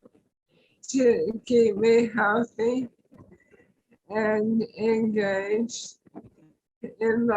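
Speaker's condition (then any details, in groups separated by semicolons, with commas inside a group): ALS; tracheostomy; after tracheostomy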